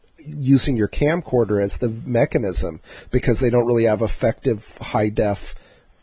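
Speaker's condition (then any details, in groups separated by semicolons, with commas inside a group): No condition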